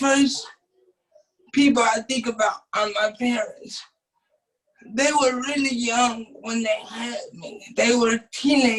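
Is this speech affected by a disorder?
Yes: cerebral palsy.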